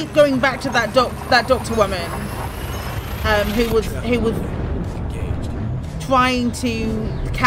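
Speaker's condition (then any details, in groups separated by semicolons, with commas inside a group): No condition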